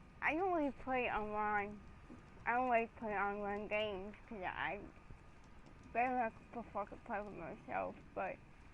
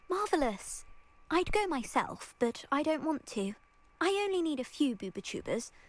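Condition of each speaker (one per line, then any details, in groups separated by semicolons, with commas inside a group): Cerebral palsy
No condition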